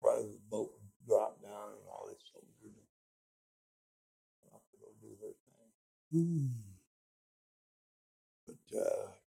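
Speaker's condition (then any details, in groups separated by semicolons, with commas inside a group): Speech impediment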